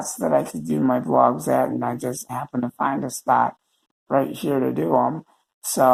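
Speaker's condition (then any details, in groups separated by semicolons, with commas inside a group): Cerebral palsy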